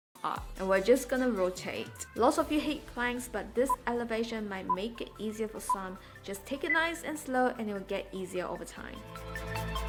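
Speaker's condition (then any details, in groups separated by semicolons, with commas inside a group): No condition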